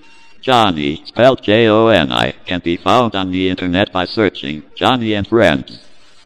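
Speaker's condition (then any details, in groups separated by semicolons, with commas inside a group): Cerebral palsy; speech impediment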